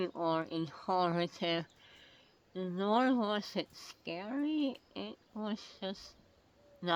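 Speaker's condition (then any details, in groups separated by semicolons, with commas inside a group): Oral cancer; small mouth opening, swallowing difficulty, later regained dry swallow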